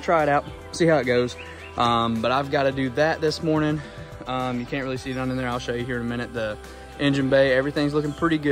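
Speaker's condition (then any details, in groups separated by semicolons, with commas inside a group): No condition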